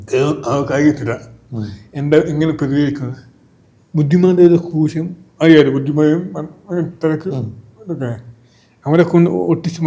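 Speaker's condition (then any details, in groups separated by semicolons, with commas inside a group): Cerebral palsy; from birth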